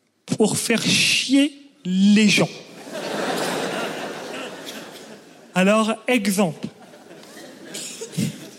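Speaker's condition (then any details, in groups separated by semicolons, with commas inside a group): Stuttering; stuttering since childhood, diagnosed at age 4, first misdiagnosed by psychiatrist as Gilles de la Tourette; still stutters; stutter once taken for acted in classical theatre, deliberately exaggerated stutter at school; prolonged sounds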